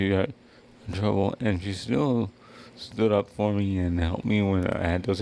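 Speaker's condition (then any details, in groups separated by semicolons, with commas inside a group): Cerebral palsy; wheelchair user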